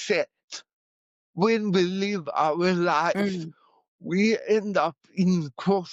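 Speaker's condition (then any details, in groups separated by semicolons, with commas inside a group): Cerebral palsy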